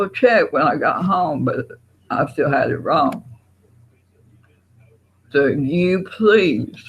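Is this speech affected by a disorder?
Yes: Parkinson's.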